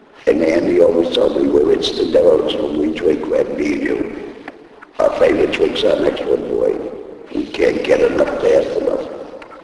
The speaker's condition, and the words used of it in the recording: Laryngectomy. So I got, when I got had an operation, they took my voice box out.